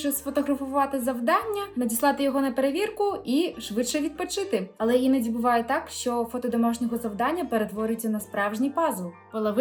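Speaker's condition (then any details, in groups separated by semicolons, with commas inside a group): No condition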